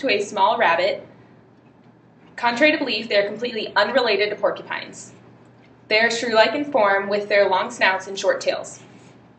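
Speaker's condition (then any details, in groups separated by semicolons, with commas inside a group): No condition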